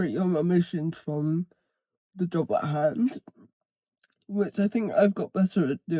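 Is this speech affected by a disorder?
Yes: cerebral palsy.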